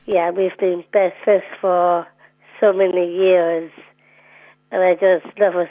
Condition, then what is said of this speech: Down syndrome. You get up, you sound so happy, you sound so bubbly.